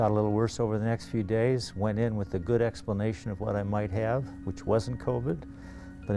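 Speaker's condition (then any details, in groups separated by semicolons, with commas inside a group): No condition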